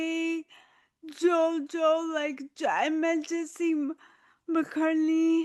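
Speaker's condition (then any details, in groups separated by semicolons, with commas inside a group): Autoimmune disease, spinal cord injury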